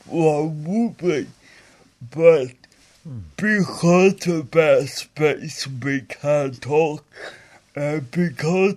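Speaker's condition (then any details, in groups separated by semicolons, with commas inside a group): Stroke with aphasia; acquired brain injury from stroke, disability mostly in brain controlling muscles, balance issues, walks funny; about 10 years since stroke; talks funny, a bit of aphasia, thinking fine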